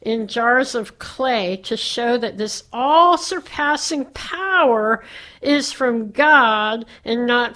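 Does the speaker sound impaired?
Yes: cleft palate; surgery on cleft palate while growing up.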